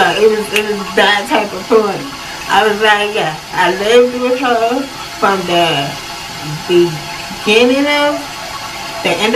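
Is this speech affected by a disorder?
Yes: cerebral palsy.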